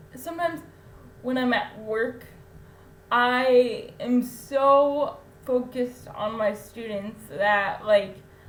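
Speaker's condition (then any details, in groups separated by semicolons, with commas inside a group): Cerebral palsy; infant ventilator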